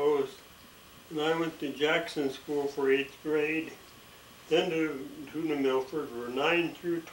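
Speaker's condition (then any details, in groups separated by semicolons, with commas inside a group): ALS; unable to stand, uses wheelchair and scooter; expects swallowing and breathing trouble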